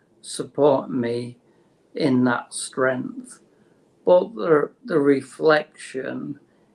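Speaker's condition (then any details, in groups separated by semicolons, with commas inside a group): Motor neurone disease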